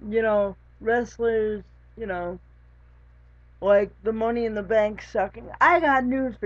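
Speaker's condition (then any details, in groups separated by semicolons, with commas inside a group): Cerebral palsy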